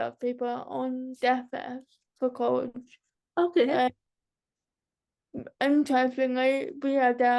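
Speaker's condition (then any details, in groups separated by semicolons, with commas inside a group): Cerebral palsy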